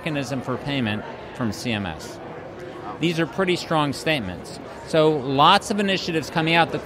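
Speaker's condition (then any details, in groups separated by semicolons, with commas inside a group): No condition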